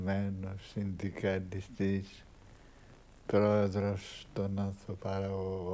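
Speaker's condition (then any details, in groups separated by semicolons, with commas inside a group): Parkinson's disease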